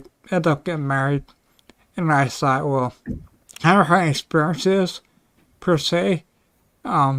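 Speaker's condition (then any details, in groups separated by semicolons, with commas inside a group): Ataxia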